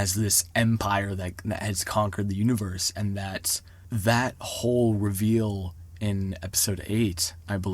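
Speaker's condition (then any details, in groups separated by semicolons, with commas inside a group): No condition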